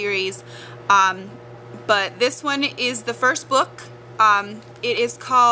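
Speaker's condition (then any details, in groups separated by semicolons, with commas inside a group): No condition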